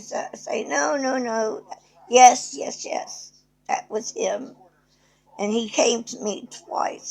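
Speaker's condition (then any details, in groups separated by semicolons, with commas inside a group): Cerebral palsy; present from birth, arthritic hips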